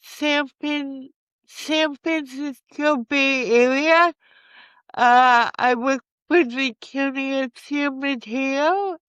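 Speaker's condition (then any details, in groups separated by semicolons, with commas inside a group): Cerebral palsy; from birth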